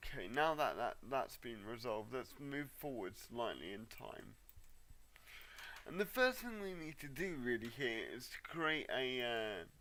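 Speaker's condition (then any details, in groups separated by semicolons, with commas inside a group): Cerebral palsy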